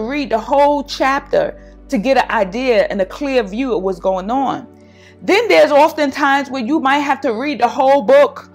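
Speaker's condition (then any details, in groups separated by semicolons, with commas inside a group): No condition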